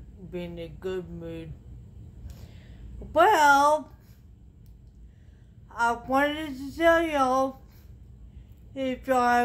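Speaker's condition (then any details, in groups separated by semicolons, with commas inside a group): Traumatic brain injury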